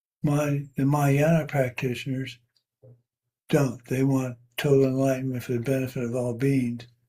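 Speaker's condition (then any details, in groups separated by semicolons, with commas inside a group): Parkinson's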